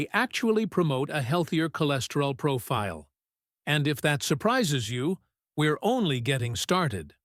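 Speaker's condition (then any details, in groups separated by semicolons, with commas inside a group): No condition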